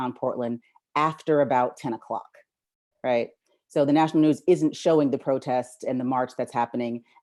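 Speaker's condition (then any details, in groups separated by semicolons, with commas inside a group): No condition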